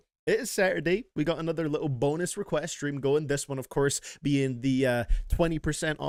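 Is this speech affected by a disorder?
No.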